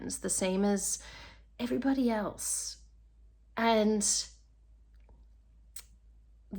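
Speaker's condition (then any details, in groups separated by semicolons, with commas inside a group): No condition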